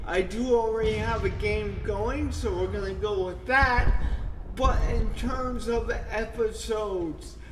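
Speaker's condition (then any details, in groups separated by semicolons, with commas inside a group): Cerebral palsy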